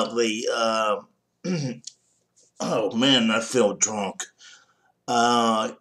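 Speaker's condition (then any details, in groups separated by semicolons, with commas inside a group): Cerebral palsy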